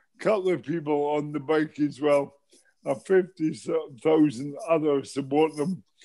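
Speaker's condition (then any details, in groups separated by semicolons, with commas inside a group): MND; speaks well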